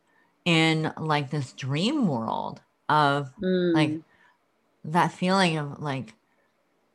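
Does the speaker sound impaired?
Yes: cleft lip and palate.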